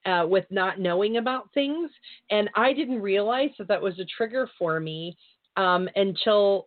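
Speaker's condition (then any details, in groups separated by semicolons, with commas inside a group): No condition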